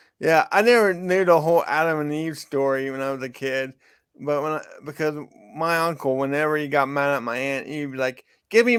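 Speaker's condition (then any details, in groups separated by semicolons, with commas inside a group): Cerebral palsy; from birth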